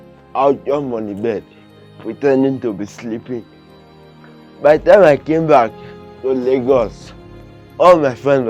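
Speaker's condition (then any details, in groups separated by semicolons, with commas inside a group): Cerebral palsy, severe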